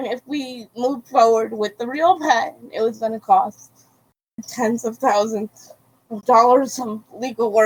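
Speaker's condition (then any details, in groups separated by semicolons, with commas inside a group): Cerebral palsy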